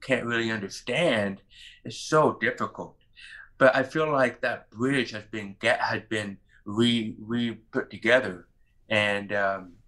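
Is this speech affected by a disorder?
Yes: profound hearing loss; congenital severe to profound hearing loss, family history of deafness, diagnosed about age 2, hearing aids, years of speech therapy; learned to speak through hard effort, distinctive voice and accent.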